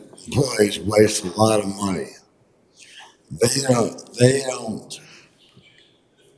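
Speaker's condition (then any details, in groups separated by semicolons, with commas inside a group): Traumatic brain injury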